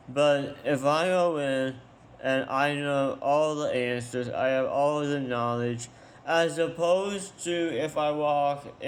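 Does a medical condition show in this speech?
Yes: tongue cancer surgery.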